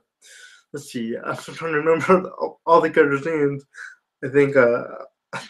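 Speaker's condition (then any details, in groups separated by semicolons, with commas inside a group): Spastic quadriplegia cerebral palsy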